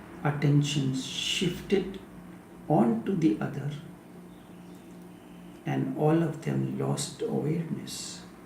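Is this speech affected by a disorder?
No.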